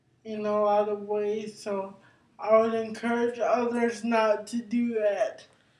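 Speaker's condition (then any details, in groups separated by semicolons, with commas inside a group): Cerebral palsy; brain injury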